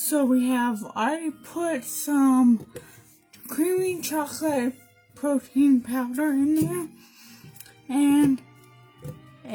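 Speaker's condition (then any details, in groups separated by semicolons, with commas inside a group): Brain injury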